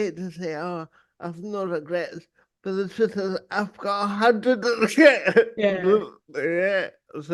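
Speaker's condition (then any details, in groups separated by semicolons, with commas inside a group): Cerebral palsy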